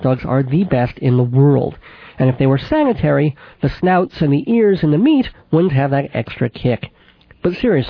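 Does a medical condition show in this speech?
Yes: cleft palate with lisp, cleft lip and palate, mild; therapy with Mrs. Adler.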